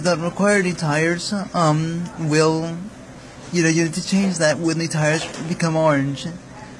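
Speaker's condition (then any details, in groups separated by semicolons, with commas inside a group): Cerebral palsy; speaks fast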